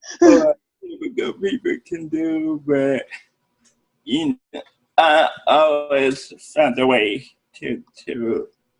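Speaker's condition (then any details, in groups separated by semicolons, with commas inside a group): Cerebral palsy; from birth; speech therapy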